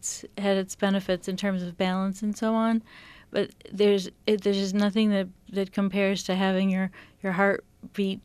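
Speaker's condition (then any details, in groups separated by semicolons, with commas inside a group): Parkinson's disease; diagnosed 10 years ago by Dr. Dorsey, first sign trouble lifting feet, deep brain stimulation surgery; foot dystonia treated with Botox, impaired balance, DBS used mainly for energy, anxiety worsens symptoms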